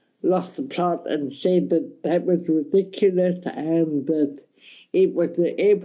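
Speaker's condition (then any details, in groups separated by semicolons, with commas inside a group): Cerebral palsy; mild, affects balance and hand control, walks, wheelchair after long flights, breathless rushing off planes; speech affected a bit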